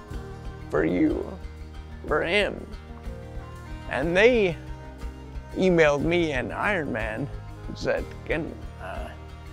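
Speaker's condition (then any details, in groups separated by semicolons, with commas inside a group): Amyotrophic lateral sclerosis; bulbar onset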